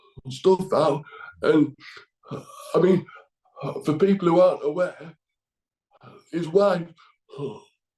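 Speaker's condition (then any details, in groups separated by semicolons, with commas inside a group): Cerebral palsy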